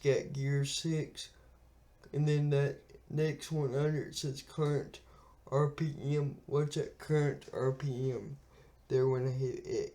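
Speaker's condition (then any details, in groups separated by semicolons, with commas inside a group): Cerebral palsy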